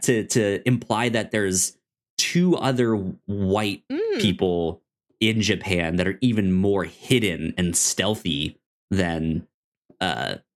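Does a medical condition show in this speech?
Yes: stuttering; stutter since childhood, cause unknown, explained as brain moving faster than mouth, speech therapy in elementary school; here prolonged sounds.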